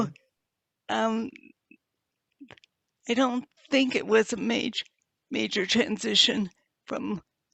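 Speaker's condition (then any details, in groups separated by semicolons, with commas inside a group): Multiple sclerosis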